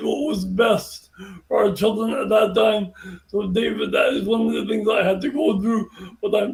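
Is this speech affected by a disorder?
Yes: brain injury; speech.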